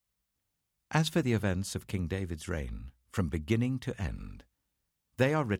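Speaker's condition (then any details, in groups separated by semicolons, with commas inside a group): No condition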